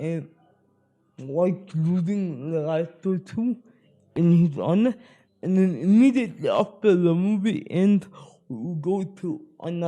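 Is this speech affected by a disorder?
Yes: spastic cerebral palsy.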